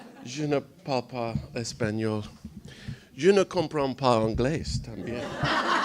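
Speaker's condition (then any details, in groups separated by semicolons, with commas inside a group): No condition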